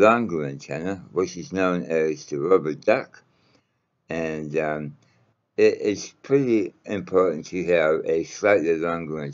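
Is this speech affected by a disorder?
Yes: mouth cancer.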